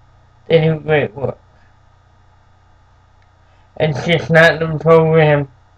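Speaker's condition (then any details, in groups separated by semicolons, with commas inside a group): Cerebral palsy; speaks slightly differently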